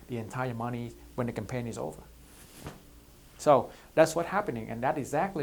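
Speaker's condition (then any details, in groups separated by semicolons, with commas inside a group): No condition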